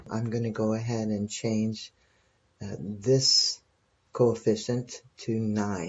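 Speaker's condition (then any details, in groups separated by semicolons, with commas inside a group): No condition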